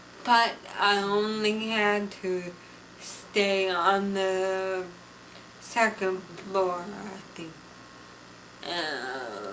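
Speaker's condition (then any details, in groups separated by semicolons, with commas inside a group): Traumatic brain injury; tracheostomy later removed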